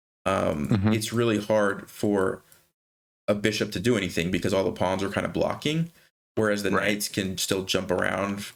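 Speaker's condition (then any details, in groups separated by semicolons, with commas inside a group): No condition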